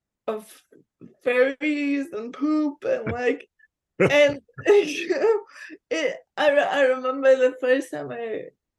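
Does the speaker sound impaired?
Yes: cerebral palsy; physical disability.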